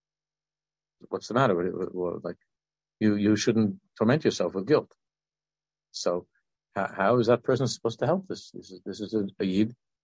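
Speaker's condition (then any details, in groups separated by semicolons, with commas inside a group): No condition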